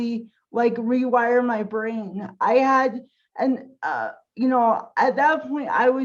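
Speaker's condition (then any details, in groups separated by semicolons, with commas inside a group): Cerebral palsy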